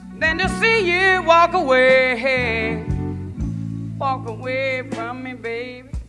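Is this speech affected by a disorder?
No.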